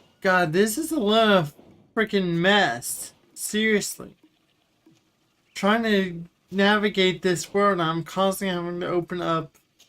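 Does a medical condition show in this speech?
Yes: cerebral palsy; wheelchair user.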